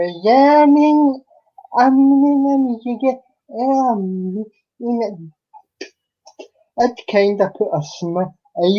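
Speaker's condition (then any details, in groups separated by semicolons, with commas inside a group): Cerebral palsy; unable to walk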